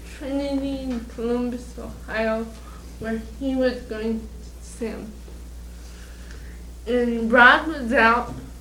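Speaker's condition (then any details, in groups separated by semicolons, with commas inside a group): Cerebral palsy; unintelligible when excited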